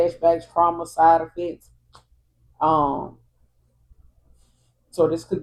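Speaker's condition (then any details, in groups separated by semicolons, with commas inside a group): No condition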